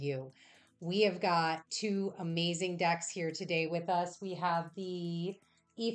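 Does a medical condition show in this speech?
No.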